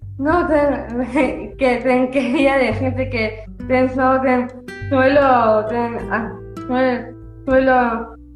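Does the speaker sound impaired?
Yes: Down syndrome; from birth.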